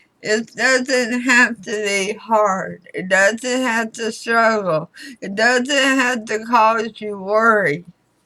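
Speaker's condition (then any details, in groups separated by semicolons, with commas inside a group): Throat cancer radiation damage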